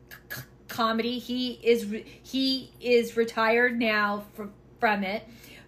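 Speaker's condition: Stuttering; stuttering since childhood, impacts less than dyslexia; age 48; repeated words, prolonged sounds

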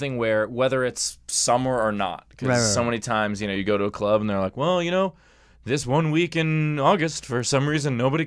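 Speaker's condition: No condition

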